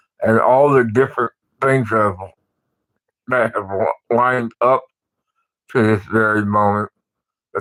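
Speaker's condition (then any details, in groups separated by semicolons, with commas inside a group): Parkinson's; speech impediment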